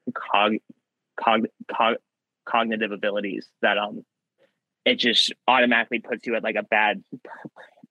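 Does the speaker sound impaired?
Yes: stutter; onset about first grade, brief remission, returned late second grade after trauma, genetic, father stuttered; weekly speech therapy since second grade, worst in middle school, now much improved, better when confident; visible facial effort, stuck on words, own name hard, worse under stress, first impressions, phone calls; here repeated sounds.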